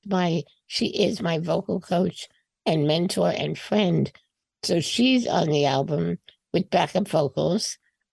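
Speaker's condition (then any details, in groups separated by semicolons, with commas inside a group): Spinal muscular atrophy type 2; singing now stronger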